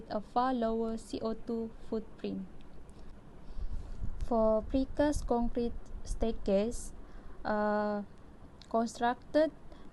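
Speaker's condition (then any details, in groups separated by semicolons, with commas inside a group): No condition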